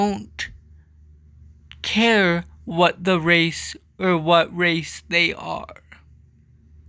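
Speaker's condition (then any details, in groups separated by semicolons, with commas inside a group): Cerebral palsy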